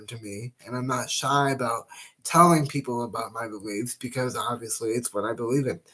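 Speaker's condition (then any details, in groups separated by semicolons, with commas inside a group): Cerebral palsy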